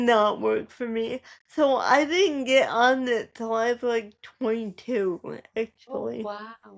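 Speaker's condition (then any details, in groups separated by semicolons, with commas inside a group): Cerebral palsy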